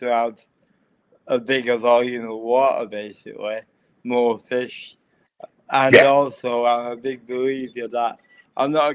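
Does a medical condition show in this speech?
Yes: cerebral palsy.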